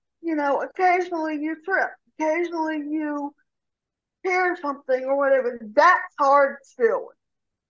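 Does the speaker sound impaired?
Yes: cerebral palsy; from birth, instability causing trips, severe rotator cuff tear, formerly monthly falls needing engine 6 lift assists; steel mace and steel club training, walking while pushing grocery cart.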